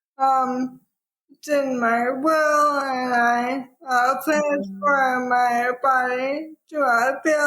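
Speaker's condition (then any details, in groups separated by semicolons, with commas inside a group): ALS; voice slower, harder to understand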